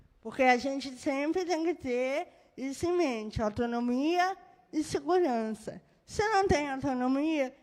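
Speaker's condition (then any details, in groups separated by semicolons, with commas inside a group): Cerebral palsy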